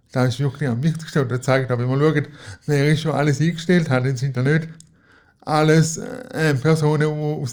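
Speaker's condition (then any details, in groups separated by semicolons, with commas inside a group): Cerebral palsy; wheelchair user, needs daily help, personal assistance via IV assistance contribution for almost 10 years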